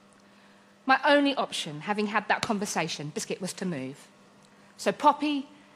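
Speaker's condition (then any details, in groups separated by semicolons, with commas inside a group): Tourette's; frequent vocal tics, involuntary shouting including swearing, noises disturbing audiences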